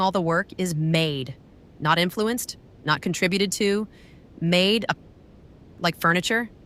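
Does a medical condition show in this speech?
No.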